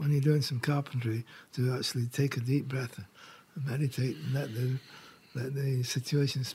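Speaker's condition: Parkinson's; diagnosed about 4 years ago

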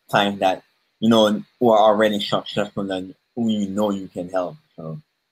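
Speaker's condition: Cleft palate; congenital cleft palate

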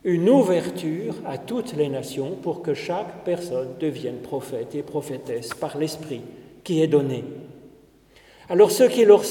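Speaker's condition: No condition

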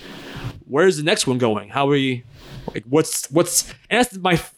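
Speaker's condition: No condition

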